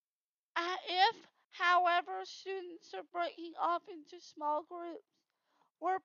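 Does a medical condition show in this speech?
Yes: hearing loss with cochlear implants; FM systems in elementary and high school, neck loop receiver about one school year in elementary; uses cochlear implants, FM system set up with audiologist and implant center.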